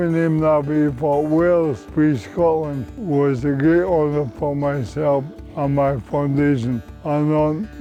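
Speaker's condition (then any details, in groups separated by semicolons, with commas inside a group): Motor neurone disease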